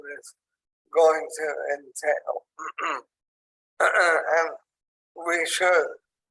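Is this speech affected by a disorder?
Yes: ALS; onset in hands and arms, tracheostomy.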